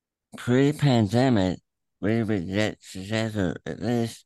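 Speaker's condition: Throat cancer, tumor through tongue, attached to epiglottis; throat cancer three times

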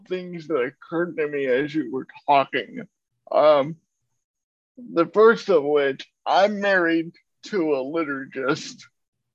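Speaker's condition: Cerebral palsy; uses a wheelchair

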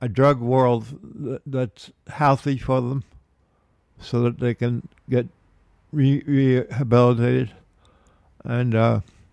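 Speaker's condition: Parkinson's disease; man aged 73

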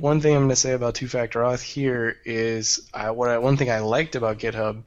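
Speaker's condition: No condition

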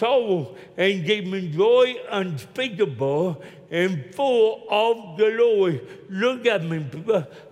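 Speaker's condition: Cerebral palsy; still walks with limp

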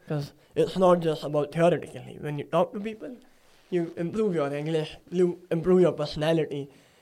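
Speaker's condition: Cleft palate; listeners try harder to understand

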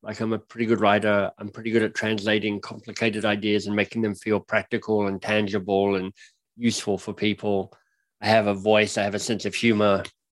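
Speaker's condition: Cleft lip and palate; speech impediment

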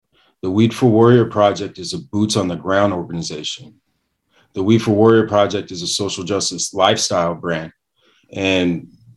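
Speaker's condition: No condition

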